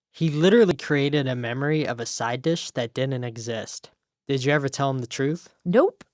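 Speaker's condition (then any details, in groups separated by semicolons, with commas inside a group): No condition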